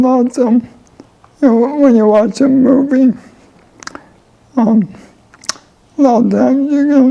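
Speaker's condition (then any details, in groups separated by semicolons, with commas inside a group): ALS; voice and lungs affected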